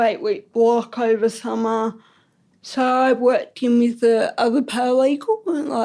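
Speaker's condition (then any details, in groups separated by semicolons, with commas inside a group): Ataxic cerebral palsy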